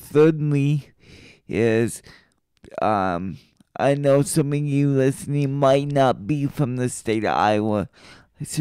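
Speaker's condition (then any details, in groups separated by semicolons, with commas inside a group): Cerebral palsy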